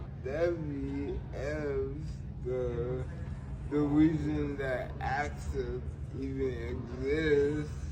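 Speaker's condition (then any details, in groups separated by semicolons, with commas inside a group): Cerebral palsy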